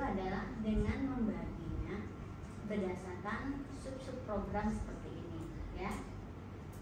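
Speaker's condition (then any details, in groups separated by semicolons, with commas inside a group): No condition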